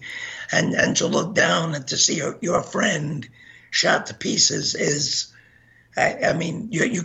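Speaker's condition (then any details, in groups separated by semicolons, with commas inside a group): Gunshot injury to voice box; hit spine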